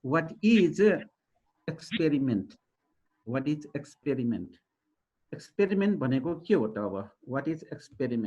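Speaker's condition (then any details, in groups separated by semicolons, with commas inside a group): No condition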